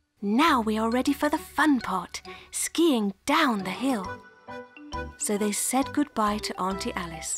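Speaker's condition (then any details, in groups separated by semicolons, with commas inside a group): No condition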